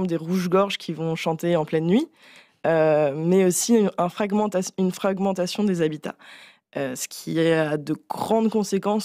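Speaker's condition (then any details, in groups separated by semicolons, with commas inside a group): No condition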